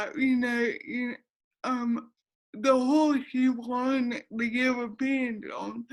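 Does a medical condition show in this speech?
Yes: cerebral palsy; affects speech.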